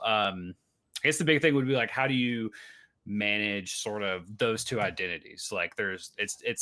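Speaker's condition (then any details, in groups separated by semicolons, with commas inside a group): No condition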